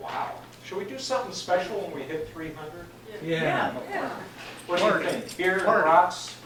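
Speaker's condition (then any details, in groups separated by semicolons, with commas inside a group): No condition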